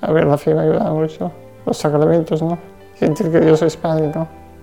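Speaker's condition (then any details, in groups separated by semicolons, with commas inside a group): Duchenne muscular dystrophy; progressive loss of strength over time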